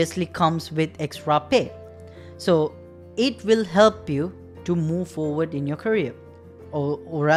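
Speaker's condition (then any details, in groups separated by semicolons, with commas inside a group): No condition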